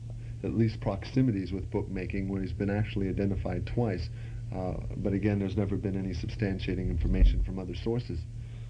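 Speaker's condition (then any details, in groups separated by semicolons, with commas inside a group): No condition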